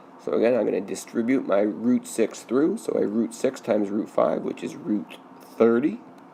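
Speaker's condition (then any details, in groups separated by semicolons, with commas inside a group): No condition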